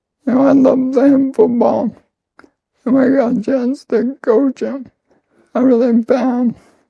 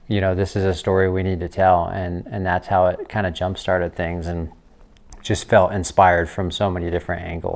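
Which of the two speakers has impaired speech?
The first: ALS; slowly progressing form, arms, legs, voice, lungs affected; onset about 7.5 years ago, diagnosed 3-4 years ago; voice and lungs affected.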